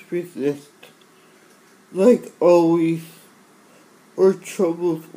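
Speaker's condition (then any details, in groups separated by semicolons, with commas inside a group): Athetoid cerebral palsy; speech, wheelchair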